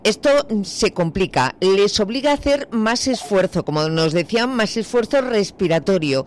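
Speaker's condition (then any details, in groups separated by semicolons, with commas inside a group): No condition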